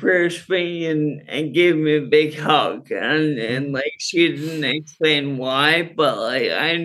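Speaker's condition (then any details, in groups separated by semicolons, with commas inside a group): Friedreich's ataxia; normal childhood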